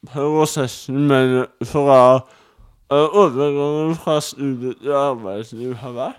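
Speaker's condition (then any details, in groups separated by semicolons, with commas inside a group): Cerebral palsy; wheelchair user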